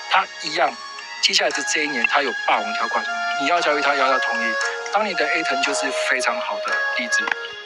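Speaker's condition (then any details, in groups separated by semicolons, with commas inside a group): No condition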